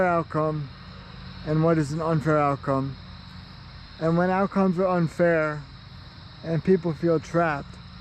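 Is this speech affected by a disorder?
Yes: cerebral palsy.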